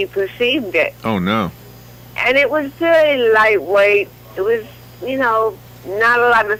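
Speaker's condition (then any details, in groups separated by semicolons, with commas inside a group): Cerebral palsy; from birth, leg spasticity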